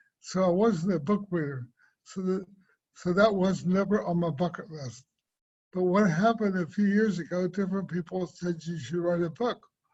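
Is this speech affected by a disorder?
Yes: cerebral palsy; swallowing and speech.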